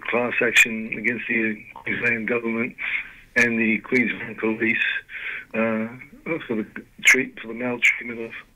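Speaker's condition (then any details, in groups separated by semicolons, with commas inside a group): Parkinson's disease; led to retirement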